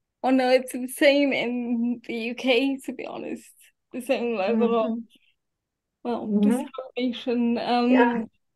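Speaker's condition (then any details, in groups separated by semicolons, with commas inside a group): Cerebral palsy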